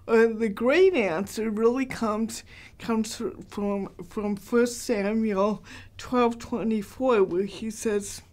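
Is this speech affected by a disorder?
Yes: cerebral palsy, mild; hard to understand.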